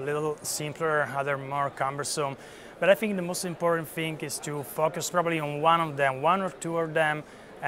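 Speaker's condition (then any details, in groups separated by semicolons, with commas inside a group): No condition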